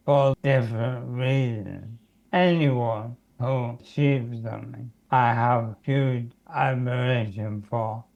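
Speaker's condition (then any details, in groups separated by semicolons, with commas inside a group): Motor neurone disease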